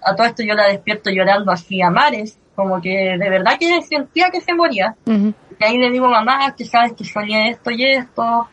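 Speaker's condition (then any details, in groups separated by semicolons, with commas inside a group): Cleft lip and palate; since early childhood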